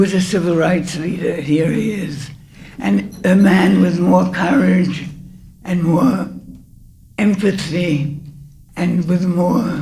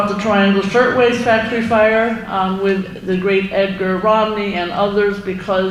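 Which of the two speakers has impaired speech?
The first: Parkinson's; speech difficulty attributed to disease.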